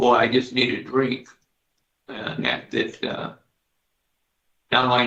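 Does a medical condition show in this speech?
Yes: Parkinson's disease.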